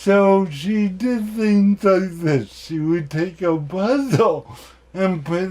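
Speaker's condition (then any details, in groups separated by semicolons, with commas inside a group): Cerebral palsy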